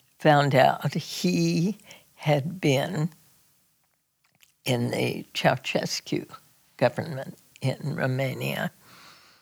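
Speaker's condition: Spasmodic dysphonia; diagnosis took six years

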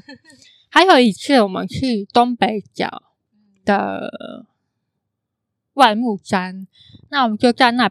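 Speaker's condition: Congenital hearing impairment; congenital cochlear underdevelopment, cochlea missing one turn, skull opened for cochlear implant (电子耳); intonation slightly different from typical speakers, can sound sing-song

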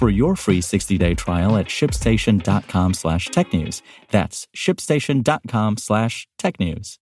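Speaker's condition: No condition

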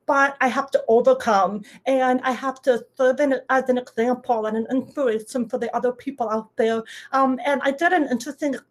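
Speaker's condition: Deafness; deaf medically, little-d deaf, some residual hearing, wears hearing aid, lip reads, no sign language; lip reading hosts during podcast, relying on hearing aid; speaks orally, audible deaf accent noticed by listeners

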